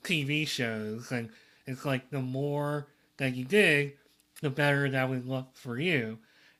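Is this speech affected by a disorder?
Yes: cleft lip and palate.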